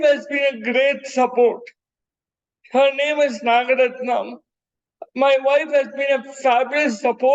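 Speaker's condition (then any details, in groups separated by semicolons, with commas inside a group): Cerebral palsy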